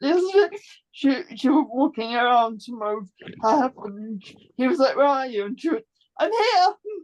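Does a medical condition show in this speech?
Yes: cerebral palsy.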